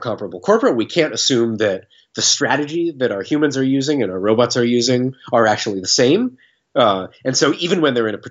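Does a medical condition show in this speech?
No.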